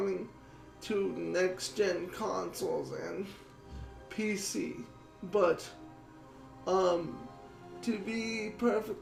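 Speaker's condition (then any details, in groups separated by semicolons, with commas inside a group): Cerebral palsy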